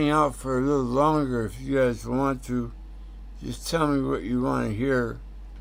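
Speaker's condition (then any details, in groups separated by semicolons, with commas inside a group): Tongue cancer; tongue swollen from radiation, voice too weak to read aloud, congestion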